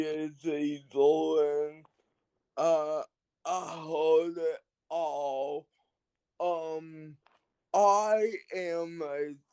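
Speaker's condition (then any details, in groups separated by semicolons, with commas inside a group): Cerebral palsy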